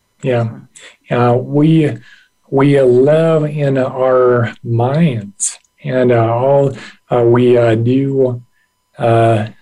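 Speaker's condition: Aphasia after stroke; rather severe stroke at 28 as first-year resident, impaired dominant right hand; 20 years post-stroke, not back to 100%, still does therapeutic activities; initially no spoken or written language, relearned speech through therapy, still struggles a little forming words

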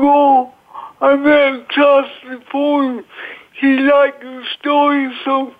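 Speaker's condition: Cerebral palsy

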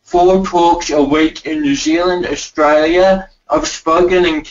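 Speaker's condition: Cerebral palsy; cerebral palsy from birth

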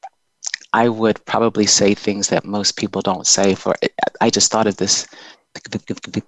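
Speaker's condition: Stuttering; covert stuttering hidden for decades, 21 routine strategies written down to appear fluent; stutters openly rather than avoiding, discloses stutter up front, can choose to stutter anyway; silent pauses without voice, word substitution, phone speaking very difficult, varies regardless of nervousness, stutters during recording; repeated sounds, prolonged sounds

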